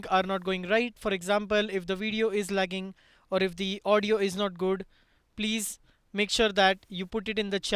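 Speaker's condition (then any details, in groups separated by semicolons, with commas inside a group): No condition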